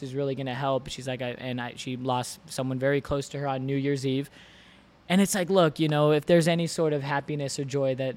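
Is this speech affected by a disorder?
No.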